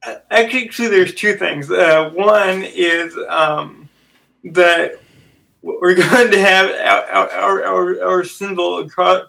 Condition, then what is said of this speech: Stuttering. And he says in his speech, too, how he is a severe stutterer, has been a severe stutterer.